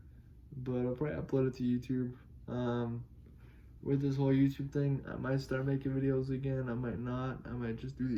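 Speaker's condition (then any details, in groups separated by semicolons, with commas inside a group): Cerebral palsy; able to speak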